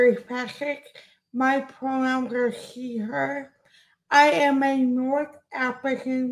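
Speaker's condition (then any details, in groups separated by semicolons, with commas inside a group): Cerebral palsy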